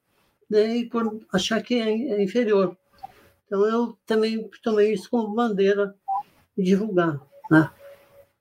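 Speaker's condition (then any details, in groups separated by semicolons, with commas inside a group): Parkinson's disease; facial rigidity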